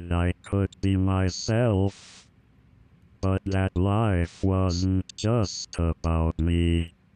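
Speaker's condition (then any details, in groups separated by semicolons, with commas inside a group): Amyotrophic lateral sclerosis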